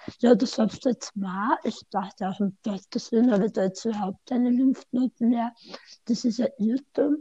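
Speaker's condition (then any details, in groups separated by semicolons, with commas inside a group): Tongue cancer surgery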